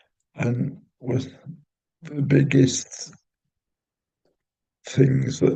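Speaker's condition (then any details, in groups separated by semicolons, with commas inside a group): Cerebral palsy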